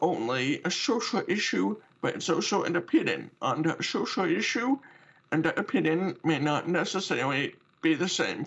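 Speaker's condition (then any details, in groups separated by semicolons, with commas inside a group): Deafness with cochlear implant; brown cochlear implant on side of head, once damaged by water from hose and repaired; uses cochlear implant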